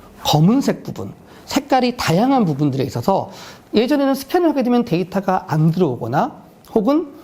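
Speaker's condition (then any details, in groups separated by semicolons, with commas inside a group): No condition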